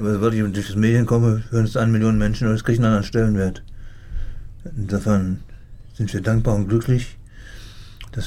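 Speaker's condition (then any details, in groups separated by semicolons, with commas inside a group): Parkinson's disease; daily tasks take longer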